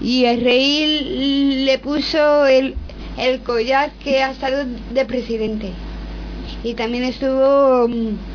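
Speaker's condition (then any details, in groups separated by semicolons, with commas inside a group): Down syndrome; reads news item aloud on live radio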